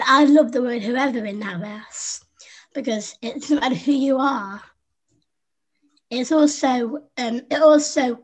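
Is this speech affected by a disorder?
Yes: Down syndrome; congenital.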